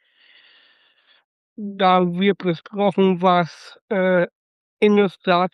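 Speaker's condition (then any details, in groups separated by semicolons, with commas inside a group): Down syndrome (trisomy 21); noticed on ultrasound two days before caesarean birth, St. Vinzenz Krankenhaus Datteln, Frühförderstelle; 26 years old, some limitations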